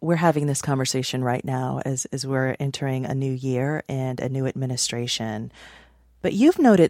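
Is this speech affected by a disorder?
No.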